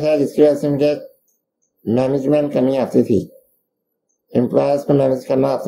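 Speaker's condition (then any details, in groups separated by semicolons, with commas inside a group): Duchenne muscular dystrophy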